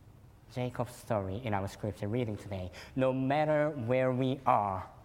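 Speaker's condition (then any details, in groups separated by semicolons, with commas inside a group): Cleft lip and palate; fed formula and cow milk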